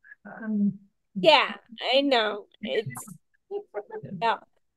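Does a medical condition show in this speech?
Yes: Friedreich's ataxia; genetic, progressive; voice issues.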